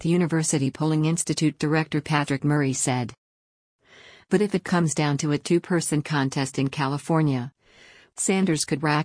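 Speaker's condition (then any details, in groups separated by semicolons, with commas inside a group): No condition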